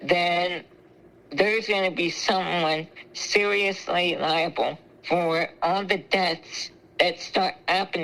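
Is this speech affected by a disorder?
Yes: spinal muscular atrophy; ventilator.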